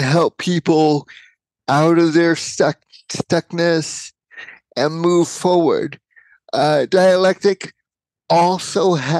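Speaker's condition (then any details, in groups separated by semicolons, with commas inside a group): Cerebral palsy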